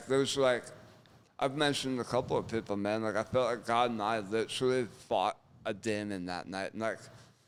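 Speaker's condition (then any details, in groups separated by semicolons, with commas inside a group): Gunshot injury to chin; self-inflicted gunshot injury to head and chin; speech much improved, may still be hard to understand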